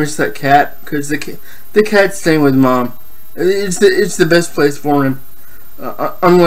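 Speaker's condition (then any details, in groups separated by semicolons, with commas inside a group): Cerebral palsy, spastic diplegia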